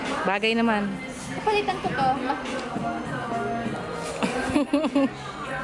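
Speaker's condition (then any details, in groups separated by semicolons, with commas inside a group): No condition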